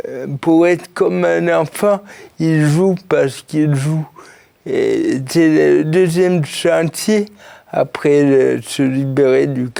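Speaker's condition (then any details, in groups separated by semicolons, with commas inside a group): Cerebral palsy; since birth, birth injury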